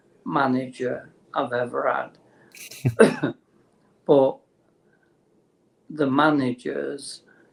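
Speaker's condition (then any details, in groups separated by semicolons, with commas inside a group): Motor neurone disease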